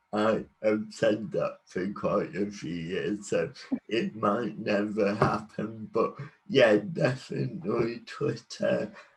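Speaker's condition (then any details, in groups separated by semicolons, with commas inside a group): Cerebral palsy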